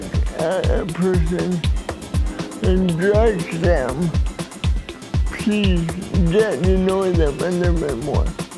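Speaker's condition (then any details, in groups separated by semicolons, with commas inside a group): Cerebral palsy; wheelchair user; speech affected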